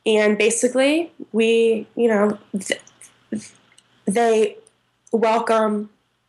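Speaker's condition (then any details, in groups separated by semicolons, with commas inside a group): Stuttering; stuttering whole life, long hidden by avoiding talking, expected at 13 it would go away; quite a bit of noticeable stuttering in recording; more outward stuttering under stress, more in interviews, less with accepting listeners, phone hardest under time pressure; prolonged sounds, blocks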